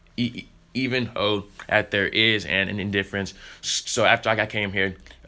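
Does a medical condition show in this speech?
Yes: stuttering; stutter since early childhood, present in pre-k at Edna Row Elementary, formerly used a click sound; gotten better over the years, high school freshman, theater and musicals built speaking confidence; pauses and gets stuck, easier when rehearsed or singing, still stutters on stage; here repeated sounds, prolonged sounds.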